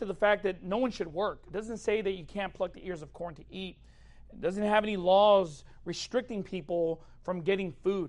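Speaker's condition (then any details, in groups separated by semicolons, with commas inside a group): No condition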